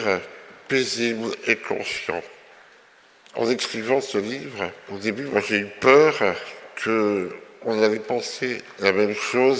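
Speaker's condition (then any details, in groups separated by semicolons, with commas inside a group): Myopathy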